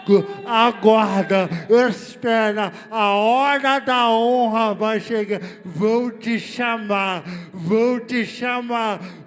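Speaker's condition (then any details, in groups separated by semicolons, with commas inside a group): Cerebral palsy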